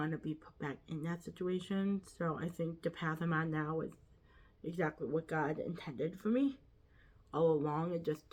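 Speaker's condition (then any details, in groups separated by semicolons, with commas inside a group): Quadriplegic cerebral palsy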